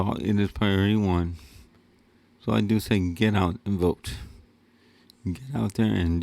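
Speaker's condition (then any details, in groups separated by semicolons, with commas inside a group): Cerebral palsy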